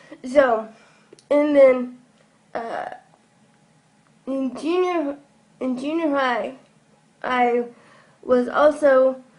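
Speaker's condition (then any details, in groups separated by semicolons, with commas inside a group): Cerebral palsy; from birth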